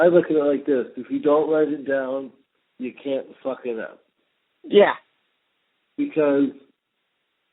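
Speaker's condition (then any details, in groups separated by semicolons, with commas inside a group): Cerebral palsy; present since birth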